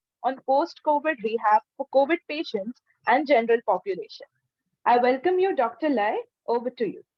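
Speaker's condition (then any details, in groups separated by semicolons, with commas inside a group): No condition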